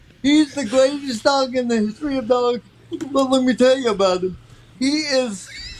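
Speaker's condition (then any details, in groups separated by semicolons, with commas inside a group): Cerebral palsy; from birth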